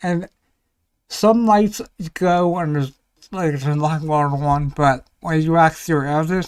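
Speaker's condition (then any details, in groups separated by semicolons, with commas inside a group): Ataxia; may slur speech, may sound drunk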